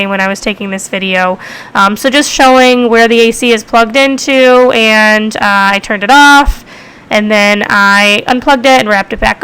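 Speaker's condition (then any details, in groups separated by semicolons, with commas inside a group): No condition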